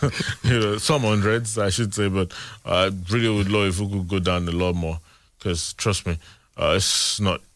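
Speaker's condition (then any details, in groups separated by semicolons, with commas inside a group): No condition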